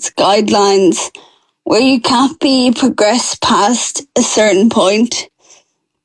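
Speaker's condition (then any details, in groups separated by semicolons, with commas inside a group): Friedreich's ataxia; rare genetic progressive disease, diagnosed at age 13; speech getting slower and more slurred over time, speaking a major struggle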